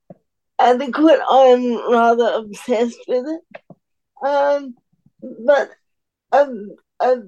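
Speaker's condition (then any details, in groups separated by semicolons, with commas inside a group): Cerebral palsy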